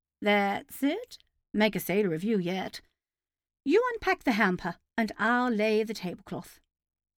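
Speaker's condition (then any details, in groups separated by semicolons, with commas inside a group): No condition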